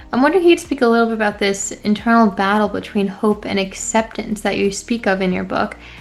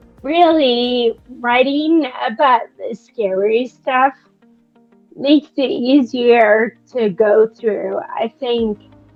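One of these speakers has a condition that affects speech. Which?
The second: Friedreich's ataxia; Friedreich's ataxia, progressive, affects motor skills; diagnosed at 17; speech affected.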